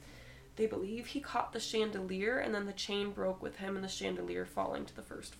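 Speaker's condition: No condition

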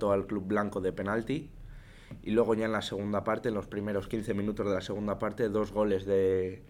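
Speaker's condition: No condition

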